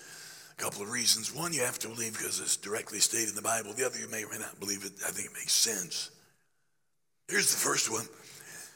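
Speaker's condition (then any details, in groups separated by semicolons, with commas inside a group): Laryngeal cancer after radiation, growth on voice box treated with radiation and chemotherapy; started preaching in a whisper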